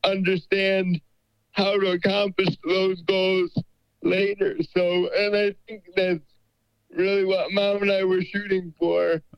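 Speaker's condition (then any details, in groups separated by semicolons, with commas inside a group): Cerebral palsy; limited wheelchair mobility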